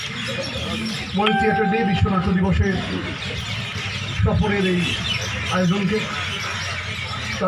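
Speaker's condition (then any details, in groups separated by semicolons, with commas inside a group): No condition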